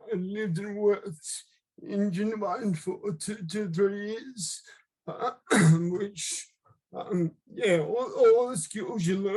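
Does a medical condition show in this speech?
Yes: cerebral palsy; left-sided.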